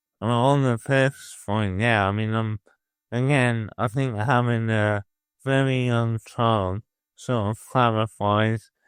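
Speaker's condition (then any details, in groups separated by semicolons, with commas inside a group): Motor neuron disease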